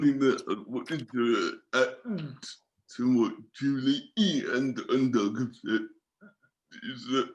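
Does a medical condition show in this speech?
Yes: cerebral palsy; from birth.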